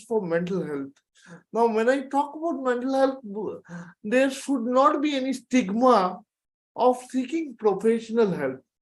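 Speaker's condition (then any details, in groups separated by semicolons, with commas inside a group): Cerebral palsy; from birth, four major surgeries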